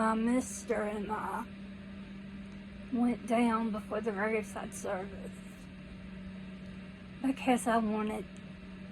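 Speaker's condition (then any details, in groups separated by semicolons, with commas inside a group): Cerebral palsy; needs crutches to walk, no teeth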